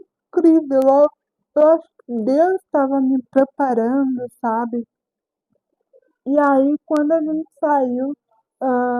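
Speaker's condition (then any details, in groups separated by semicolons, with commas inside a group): Cerebral palsy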